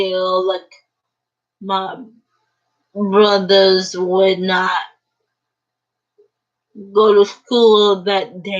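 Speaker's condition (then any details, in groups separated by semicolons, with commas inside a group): Cerebral palsy; uses a wheelchair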